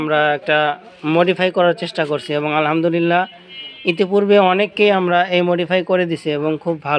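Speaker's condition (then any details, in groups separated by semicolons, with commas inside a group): No condition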